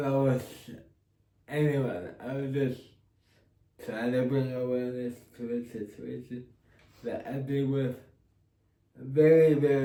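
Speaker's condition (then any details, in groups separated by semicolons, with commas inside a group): Cerebral palsy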